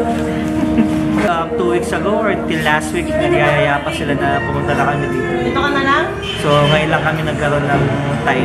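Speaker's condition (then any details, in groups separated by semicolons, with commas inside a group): No condition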